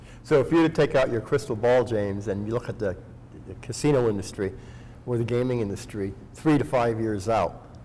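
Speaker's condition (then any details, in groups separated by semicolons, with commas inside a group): No condition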